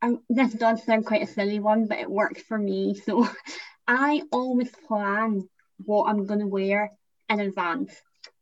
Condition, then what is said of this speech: Cleft palate. Because for example, I can't say S's